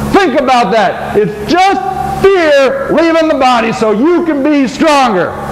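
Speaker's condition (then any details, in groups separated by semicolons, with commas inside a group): No condition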